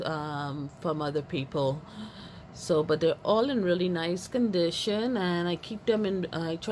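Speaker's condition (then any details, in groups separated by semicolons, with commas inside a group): No condition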